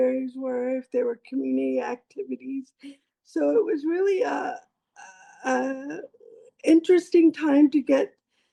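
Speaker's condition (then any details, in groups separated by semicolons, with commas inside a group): Cerebral palsy; lifelong, childhood surgeries; uses wheelchair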